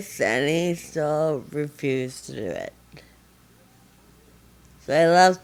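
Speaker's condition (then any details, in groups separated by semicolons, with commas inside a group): Friedreich ataxia, severe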